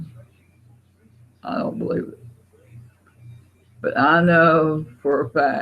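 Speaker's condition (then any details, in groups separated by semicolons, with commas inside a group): Parkinson's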